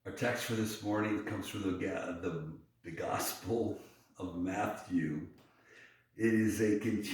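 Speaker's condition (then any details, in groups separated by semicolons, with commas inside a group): No condition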